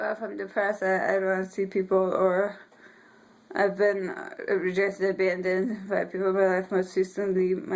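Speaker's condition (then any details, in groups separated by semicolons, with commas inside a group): Dystonia with parkinsonism, severe; combined with parkinsonism, basal ganglia damage, foot contracture; progressive, fatigue, pain, foot surgery planned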